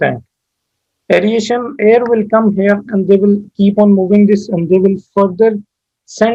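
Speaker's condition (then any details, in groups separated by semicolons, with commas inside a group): No condition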